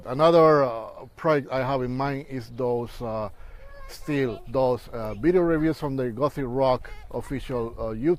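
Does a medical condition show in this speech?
No.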